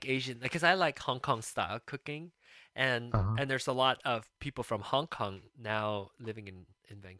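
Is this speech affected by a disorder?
No.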